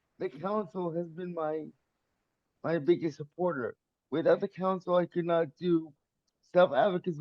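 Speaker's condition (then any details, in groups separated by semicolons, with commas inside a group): Cerebral palsy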